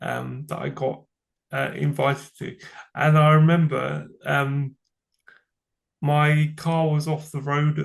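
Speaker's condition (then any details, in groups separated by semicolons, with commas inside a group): Cerebral palsy; from birth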